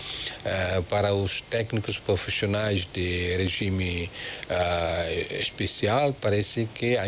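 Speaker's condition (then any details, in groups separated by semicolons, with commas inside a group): No condition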